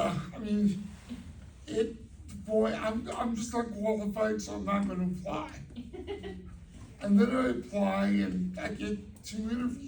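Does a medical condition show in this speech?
Yes: cerebral palsy; present from birth; voice like Kermit the Frog after steroids and rehab.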